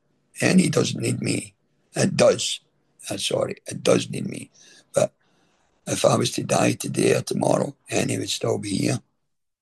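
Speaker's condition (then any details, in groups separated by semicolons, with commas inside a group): Throat cancer treatment effects, stage 4 throat cancer; neck nerves repaired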